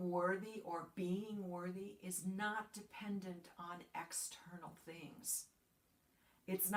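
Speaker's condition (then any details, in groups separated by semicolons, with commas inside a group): No condition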